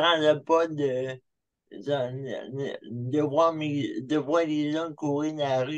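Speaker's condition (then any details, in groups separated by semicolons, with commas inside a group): Cerebral palsy; from birth, spastic diplegia, affects motor skills and mobility; improved with age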